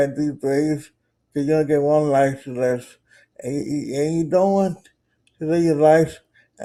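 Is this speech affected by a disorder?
Yes: cerebral palsy.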